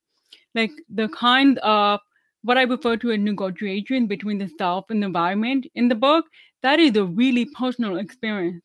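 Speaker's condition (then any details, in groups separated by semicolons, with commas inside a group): Deafness; speaks well after about ten years of speech therapy, relearned how to speak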